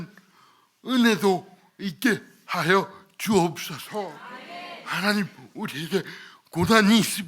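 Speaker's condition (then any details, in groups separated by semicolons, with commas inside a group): Cerebral palsy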